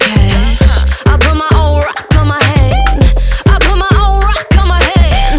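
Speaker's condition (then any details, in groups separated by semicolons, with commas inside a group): No condition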